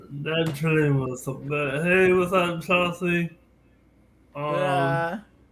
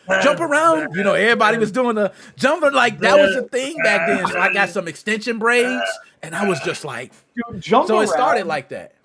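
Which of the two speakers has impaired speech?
The first: cerebral palsy; from birth.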